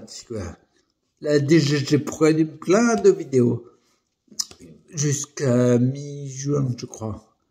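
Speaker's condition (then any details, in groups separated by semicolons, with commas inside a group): Primary progressive multiple sclerosis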